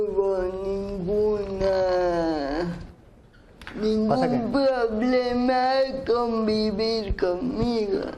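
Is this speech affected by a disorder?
Yes: cerebral palsy; speaks with difficulty.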